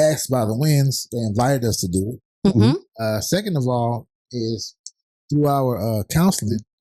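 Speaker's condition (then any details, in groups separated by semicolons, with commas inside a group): No condition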